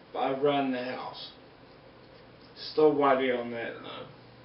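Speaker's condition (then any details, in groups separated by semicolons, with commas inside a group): Multiple sclerosis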